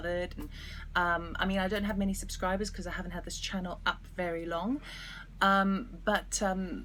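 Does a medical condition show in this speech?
No.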